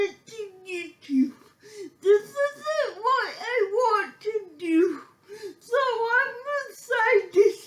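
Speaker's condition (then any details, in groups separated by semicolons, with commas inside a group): Cerebral palsy; shaky speech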